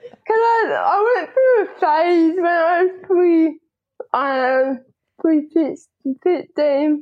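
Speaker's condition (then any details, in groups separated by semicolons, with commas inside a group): Cerebral palsy, spastic diplegia; speech a bit odd, typing easier, computer full-time for schoolwork since grade one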